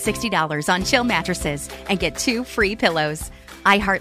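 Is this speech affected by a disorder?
No.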